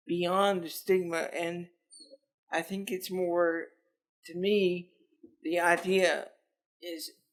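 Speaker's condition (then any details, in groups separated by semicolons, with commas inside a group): Cerebral palsy; lifelong physical disability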